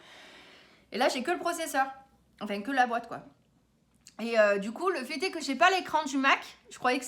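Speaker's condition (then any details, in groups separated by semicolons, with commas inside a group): No condition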